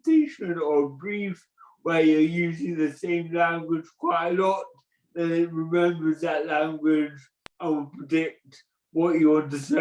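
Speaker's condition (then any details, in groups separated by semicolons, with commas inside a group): Cerebral palsy; present from birth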